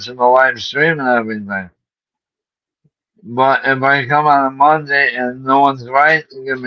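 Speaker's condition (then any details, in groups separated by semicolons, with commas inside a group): ALS; diagnosed about a month ago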